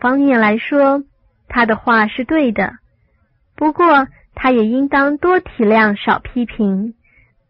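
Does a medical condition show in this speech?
No.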